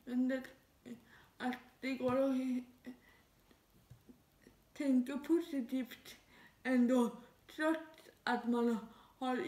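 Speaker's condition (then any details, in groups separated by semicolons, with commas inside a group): Dyskinetic cerebral palsy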